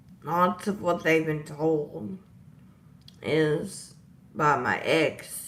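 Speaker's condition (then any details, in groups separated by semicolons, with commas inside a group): Disability causing slurred speech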